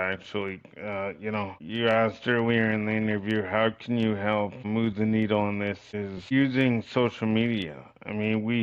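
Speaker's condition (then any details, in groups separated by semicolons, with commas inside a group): Cerebral palsy; from birth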